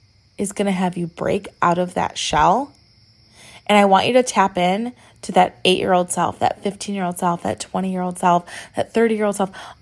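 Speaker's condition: No condition

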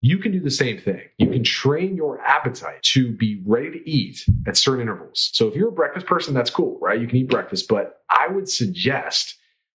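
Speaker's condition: No condition

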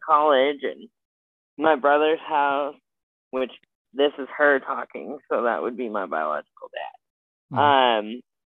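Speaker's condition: Spastic quadriplegic cerebral palsy; age 27

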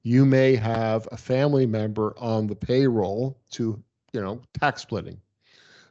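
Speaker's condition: No condition

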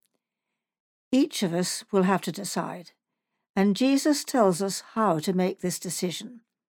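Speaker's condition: No condition

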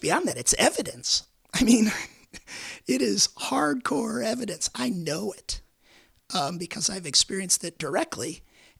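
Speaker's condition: Vocal cord cancer, repeated surgery; Hodgkin's lymphoma diagnosed at age 36, 19 vocal cord surgeries, chemotherapy causing mouth pain; a few weeks after 19th vocal cord surgery at University of Michigan, about 17 years since diagnosis

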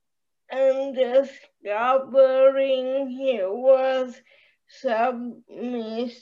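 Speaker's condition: Cerebral palsy

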